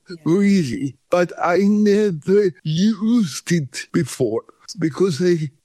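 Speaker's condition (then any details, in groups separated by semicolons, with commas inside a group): Cerebral palsy; cramps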